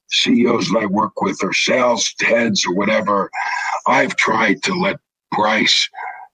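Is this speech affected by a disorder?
Yes: throat cancer, vocal cords removed; no voice for about five years after vocal cord removal.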